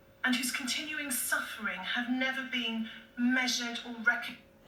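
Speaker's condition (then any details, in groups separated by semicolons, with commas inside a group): No condition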